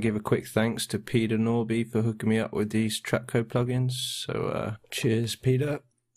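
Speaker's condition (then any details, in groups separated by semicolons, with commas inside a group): No condition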